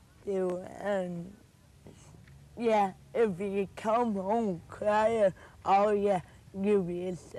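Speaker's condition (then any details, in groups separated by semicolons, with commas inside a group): Cerebral palsy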